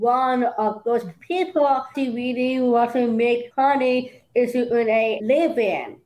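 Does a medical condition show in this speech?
Yes: Down syndrome; Down syndrome since birth; early 30s.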